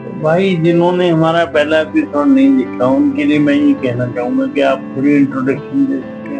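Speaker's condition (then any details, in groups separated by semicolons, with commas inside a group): Cerebral palsy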